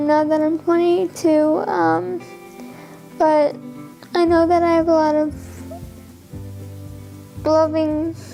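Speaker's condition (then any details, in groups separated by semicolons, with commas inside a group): Cerebral palsy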